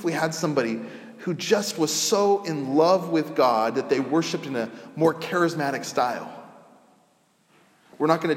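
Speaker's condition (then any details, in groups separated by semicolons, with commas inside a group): No condition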